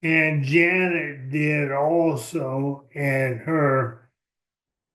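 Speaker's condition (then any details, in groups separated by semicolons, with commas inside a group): ALS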